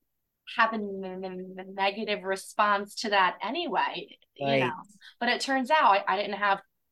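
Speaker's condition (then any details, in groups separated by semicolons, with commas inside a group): Stutter; covert for most of life, hidden and never discussed at previous 6-year job; recently owns and discloses stutter since NSA conference in Florida, comfortable stuttering at new job; stutters less after disclosing, spoke fluently enough in interview to go unnoticed; repeated sounds, repeated words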